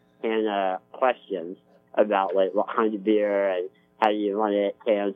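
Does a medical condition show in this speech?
Yes: spinal muscular atrophy; type 2, congenital, never able to walk or crawl, wheelchair since age 2.5, weighs 65 pounds; Spinraza about 2 years, some strength gains, weakness progression stopped, needs help moving items, eating; better jaw muscles since Spinraza.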